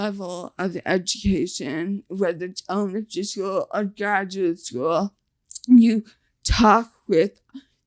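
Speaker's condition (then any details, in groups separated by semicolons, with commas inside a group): Facial paralysis (nf2-swn)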